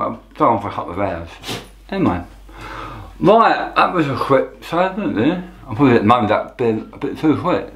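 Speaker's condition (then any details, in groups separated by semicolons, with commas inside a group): Tongue cancer; half tongue removed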